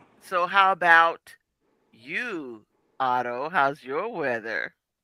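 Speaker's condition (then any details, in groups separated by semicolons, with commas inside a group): No condition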